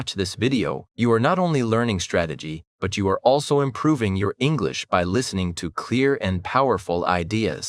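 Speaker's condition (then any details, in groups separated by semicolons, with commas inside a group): No condition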